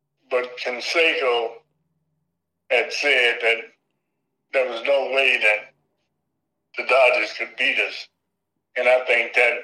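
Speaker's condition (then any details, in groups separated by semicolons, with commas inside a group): Parkinson's disease; symptoms vary day to day, some days legs feel good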